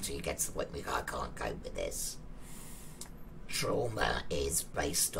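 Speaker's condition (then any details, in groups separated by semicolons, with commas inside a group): Laryngectomy; laryngectomy for thyroid cancer, trachea partly removed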